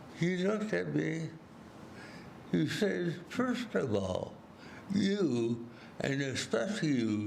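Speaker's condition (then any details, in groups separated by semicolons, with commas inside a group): Cerebral palsy; lifelong; speaks slowly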